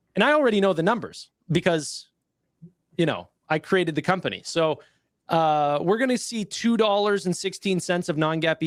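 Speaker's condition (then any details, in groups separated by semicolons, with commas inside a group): No condition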